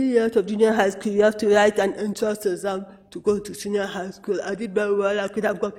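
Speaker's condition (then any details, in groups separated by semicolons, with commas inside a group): Cerebral palsy; therapy started late, at age ten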